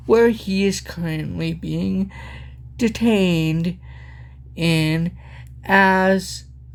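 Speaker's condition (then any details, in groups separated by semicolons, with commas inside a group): Cerebral palsy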